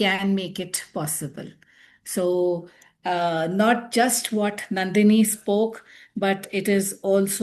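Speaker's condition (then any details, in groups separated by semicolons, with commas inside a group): No condition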